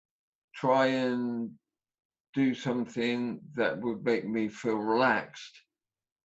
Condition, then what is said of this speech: Aphasia. Up to my stage, which is seven, which you can talk not as fast as you'd like to, but you can talk, and stages in between.